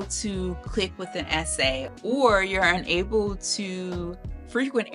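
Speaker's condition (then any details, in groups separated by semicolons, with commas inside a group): No condition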